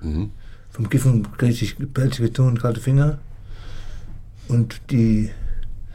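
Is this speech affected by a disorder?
Yes: Parkinson's disease; symptoms initially ignored, brainstem and movement affected, fine motor decline, shrinking handwriting; impaired fine motor skills, unusual posture, 90 percent disability, gets attacks, daily tasks take longer; says speech, cognition and memory not affected by Parkinson.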